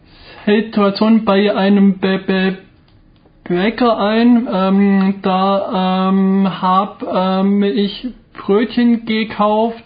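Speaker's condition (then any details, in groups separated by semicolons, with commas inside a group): Stuttering; severe stuttering, difficult since school years, persisting into working life; strong stuttering symptoms; constantly affected, including when ordering, paying in shops and at work; repeated sounds, blocks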